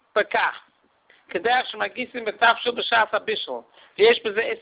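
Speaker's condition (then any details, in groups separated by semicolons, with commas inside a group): No condition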